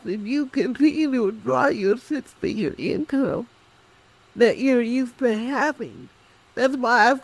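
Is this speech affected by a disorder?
Yes: cerebral palsy; speech affected.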